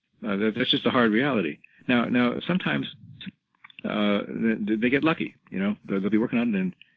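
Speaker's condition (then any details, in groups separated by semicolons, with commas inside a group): Parkinson's disease, rigidity-predominant, no tremor; 11 years into illness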